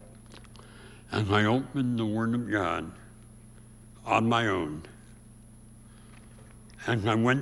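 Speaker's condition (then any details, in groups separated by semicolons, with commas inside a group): Severe speech impediment; about age 84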